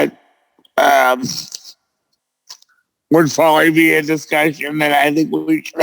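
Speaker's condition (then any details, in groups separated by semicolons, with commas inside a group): Cerebral palsy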